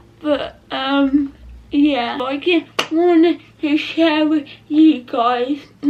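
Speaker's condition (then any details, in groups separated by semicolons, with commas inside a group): Cerebral palsy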